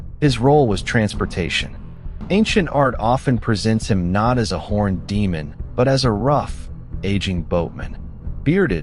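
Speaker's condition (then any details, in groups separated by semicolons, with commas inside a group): No condition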